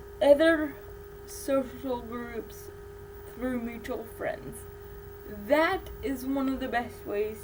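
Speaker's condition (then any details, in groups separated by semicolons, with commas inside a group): Cerebral palsy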